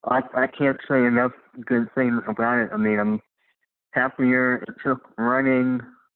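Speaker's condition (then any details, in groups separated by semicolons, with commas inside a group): Cleft lip and palate; congenital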